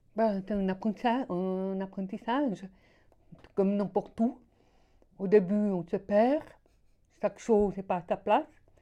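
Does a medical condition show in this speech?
Yes: deafblindness; premature birth, severe myopia from infancy, thick glasses, severe hearing loss, two hearing aids from 6-7, Geneva deaf school from 10; age 66, worsened with age, white cane since 20, former guide dog, needs face-to-face, at FRSA Monthey; oral communication fully possible, needs to see mouth, cannot follow with third person.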